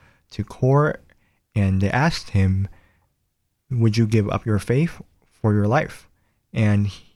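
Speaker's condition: Cleft palate; nose and lip

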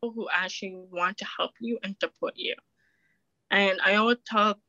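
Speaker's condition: Deafness, acquired at age 4 after ear infection; understood well

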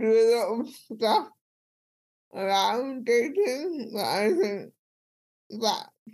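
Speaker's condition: Cerebral palsy; speech impediment

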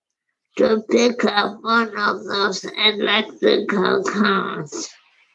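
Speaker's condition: Primary lateral sclerosis; about 20 years, age 80, falls, poor walking, wheelchair, diagnosed by Dr. Macken; slurred speech, swallowing difficulty at first exam by Dr. Levitz, Lehigh Neurology, speech later forced quitting

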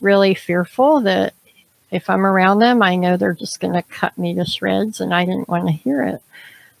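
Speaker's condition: Cleft palate, severe; feeding problems

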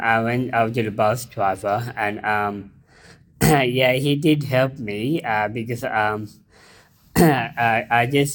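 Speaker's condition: Down syndrome; intellectual disability

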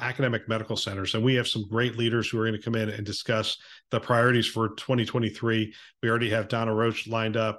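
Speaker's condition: No condition

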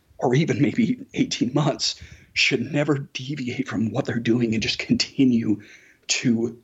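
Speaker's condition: Spasmodic dysphonia; breathy on certain syllables

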